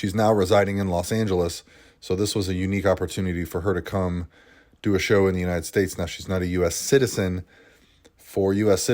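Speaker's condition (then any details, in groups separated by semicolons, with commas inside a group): No condition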